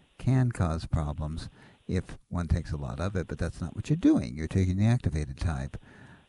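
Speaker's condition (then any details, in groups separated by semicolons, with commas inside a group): No condition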